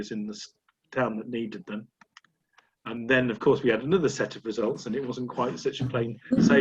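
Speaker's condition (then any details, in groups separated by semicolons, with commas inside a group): No condition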